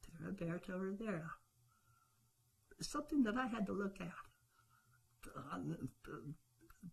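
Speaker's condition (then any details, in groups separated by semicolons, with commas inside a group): Polio; post polio syndrome; post polio syndrome about 30 years after onset; breathing problem began with post polio syndrome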